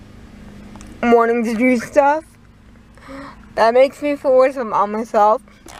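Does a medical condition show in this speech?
Yes: cerebral palsy, dystonic hemiplegia.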